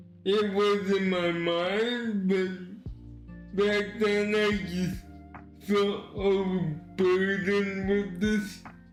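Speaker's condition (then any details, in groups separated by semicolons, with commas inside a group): Cerebral palsy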